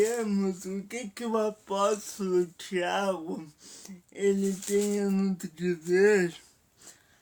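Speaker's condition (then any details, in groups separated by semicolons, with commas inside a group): Paralysis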